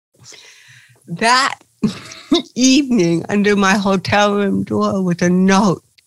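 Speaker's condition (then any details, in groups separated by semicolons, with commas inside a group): Cerebral palsy; since birth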